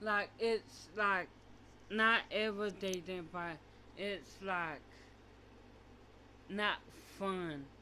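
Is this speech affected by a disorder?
Yes: mild cerebral palsy.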